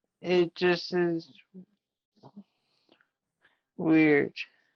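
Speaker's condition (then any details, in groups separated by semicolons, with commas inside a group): Traumatic brain injury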